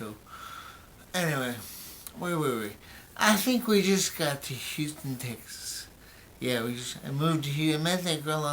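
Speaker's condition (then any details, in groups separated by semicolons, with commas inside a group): Brain injury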